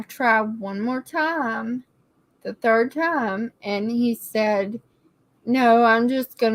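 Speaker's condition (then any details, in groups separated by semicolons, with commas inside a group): Cerebellar ataxia; congenital cerebellar ataxia, very rare form, causes shaking; could not blow properly into breathalyzer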